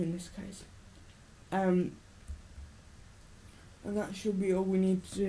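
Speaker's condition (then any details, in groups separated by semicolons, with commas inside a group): Cerebral palsy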